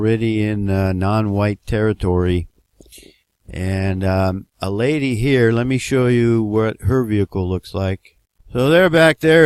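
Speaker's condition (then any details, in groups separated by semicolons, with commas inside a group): No condition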